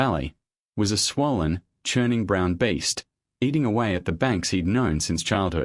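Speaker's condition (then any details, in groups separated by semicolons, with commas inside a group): No condition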